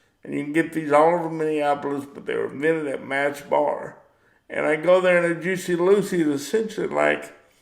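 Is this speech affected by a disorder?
Yes: cerebral palsy; power wheelchair.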